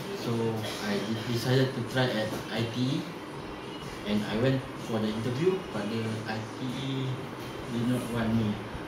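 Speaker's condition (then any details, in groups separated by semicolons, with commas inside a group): No condition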